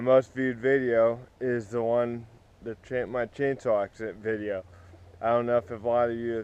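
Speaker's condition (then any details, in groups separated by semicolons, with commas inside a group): Cerebral palsy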